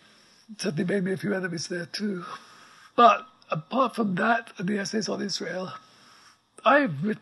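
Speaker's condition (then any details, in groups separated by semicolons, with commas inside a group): ALS; plastic nasal breathing pump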